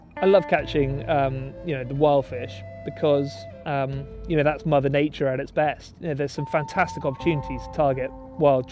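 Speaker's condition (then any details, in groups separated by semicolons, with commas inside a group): No condition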